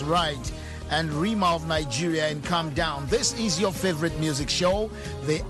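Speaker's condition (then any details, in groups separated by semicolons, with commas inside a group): No condition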